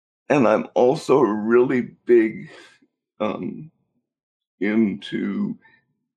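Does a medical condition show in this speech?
Yes: cerebral palsy; cerebral palsy since birth.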